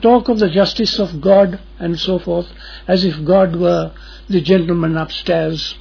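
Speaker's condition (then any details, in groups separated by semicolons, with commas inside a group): No condition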